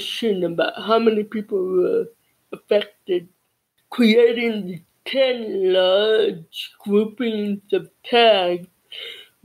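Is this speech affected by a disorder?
Yes: cerebral palsy.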